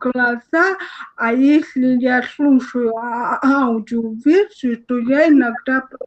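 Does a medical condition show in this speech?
Yes: cerebral palsy, spastic diplegia; caused by birth trauma.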